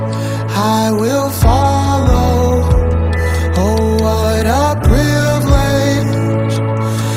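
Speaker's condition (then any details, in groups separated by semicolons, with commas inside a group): No condition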